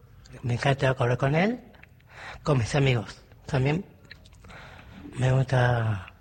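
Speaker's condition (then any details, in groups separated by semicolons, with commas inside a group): Down syndrome, trisomy 21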